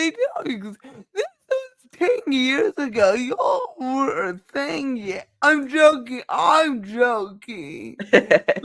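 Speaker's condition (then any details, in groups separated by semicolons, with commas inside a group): Cerebral palsy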